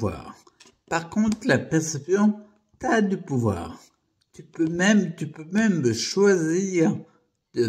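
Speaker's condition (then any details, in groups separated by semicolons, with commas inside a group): Primary progressive multiple sclerosis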